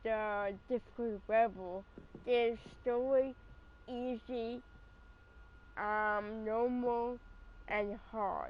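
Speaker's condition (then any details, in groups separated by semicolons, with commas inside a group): Cerebral palsy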